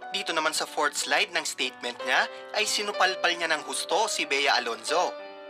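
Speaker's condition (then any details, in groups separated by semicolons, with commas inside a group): No condition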